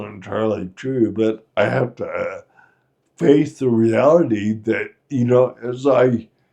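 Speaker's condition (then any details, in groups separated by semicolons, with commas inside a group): Friedreich's ataxia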